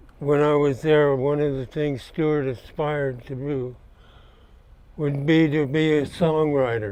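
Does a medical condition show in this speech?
Yes: Parkinson's; difficulty recalling and reciting song lyrics.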